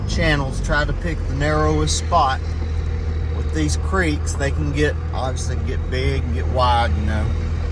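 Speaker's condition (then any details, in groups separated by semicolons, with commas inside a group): No condition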